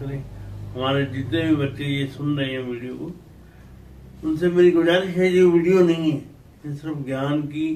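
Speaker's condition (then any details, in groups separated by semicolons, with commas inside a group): Cerebral palsy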